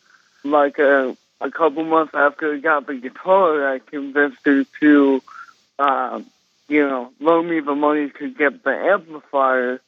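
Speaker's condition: Cerebral palsy; congenital

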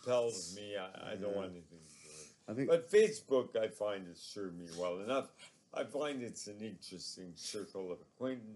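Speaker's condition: ALS; progressively crippling neurological disorder

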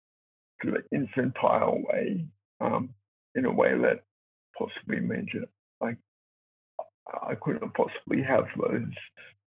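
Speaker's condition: Cerebral palsy; born two months premature

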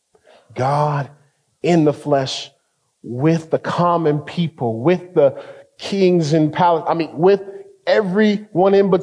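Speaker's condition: No condition

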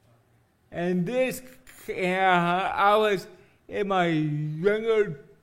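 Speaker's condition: Cerebral palsy; uses wheelchair

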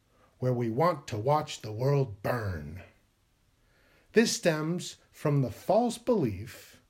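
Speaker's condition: No condition

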